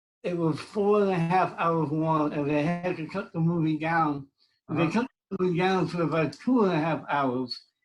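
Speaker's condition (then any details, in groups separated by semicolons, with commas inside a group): Cerebral palsy; speech impediment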